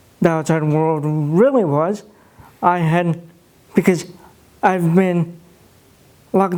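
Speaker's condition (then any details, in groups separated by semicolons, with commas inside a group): Cerebral palsy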